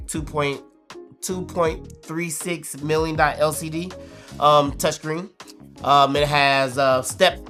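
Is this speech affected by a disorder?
No.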